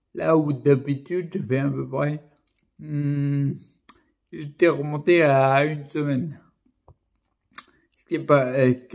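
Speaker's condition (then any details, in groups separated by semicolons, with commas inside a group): Primary progressive multiple sclerosis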